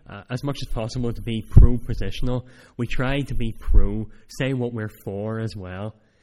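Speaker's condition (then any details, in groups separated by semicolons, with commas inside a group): Cleft palate; speech not that clear at times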